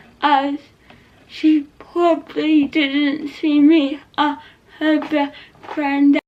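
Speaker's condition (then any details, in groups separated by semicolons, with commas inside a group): Cerebral palsy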